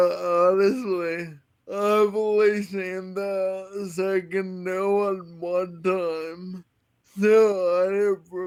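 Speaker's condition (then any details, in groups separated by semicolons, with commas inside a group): Friedreich's ataxia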